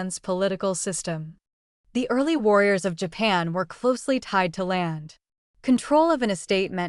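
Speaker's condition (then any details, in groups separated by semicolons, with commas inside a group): No condition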